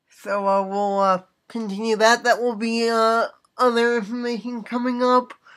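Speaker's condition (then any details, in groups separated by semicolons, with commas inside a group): Cerebral palsy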